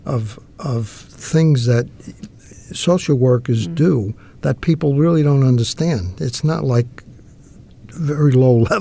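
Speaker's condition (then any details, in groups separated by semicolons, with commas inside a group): No condition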